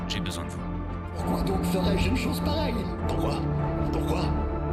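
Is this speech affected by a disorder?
No.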